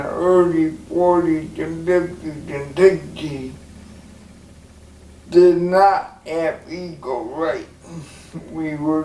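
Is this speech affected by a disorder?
Yes: cerebral palsy.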